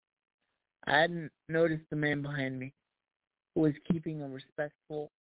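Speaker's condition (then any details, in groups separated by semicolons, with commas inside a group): Cerebral palsy; past challenges speaking up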